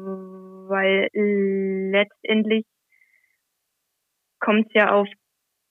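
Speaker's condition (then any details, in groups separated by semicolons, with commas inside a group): Stuttering; covert stuttering, noticed around age 10, hidden until age 21; no longer hiding stuttering, regularly reads gospel or epistle aloud as church lector; reading aloud not stutter-free, anticipates problem words, once hid by word switching and fillers, avoided t-words at school; prolonged sounds, blocks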